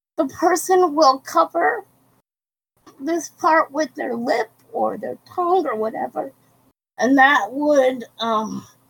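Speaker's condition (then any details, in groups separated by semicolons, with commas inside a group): Cerebral palsy; quadriplegic, wheelchair user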